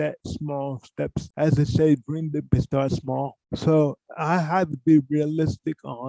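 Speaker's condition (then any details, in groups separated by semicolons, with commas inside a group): Cerebral palsy; from birth, poor hand use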